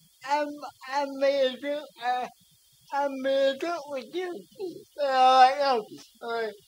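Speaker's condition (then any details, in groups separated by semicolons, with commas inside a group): Cerebral palsy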